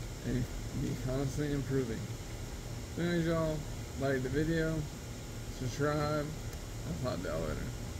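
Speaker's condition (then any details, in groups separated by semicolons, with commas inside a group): Traumatic brain injury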